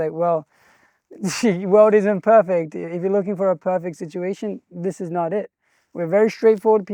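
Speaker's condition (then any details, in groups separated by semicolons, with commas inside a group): No condition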